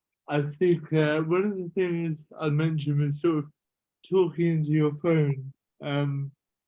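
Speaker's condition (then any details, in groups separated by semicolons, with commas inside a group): Cerebral palsy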